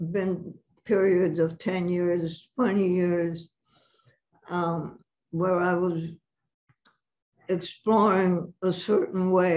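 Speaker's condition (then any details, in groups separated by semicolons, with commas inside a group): Parkinson's; about six years since onset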